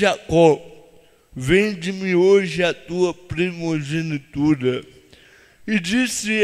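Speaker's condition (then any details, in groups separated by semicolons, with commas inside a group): Cerebral palsy; no speech as child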